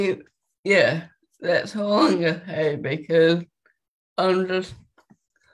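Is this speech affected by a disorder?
Yes: cerebral palsy; walks, no wheelchair.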